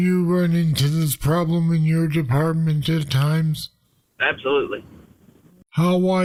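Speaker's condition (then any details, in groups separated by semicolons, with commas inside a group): Parkinson's disease; deep brain stimulators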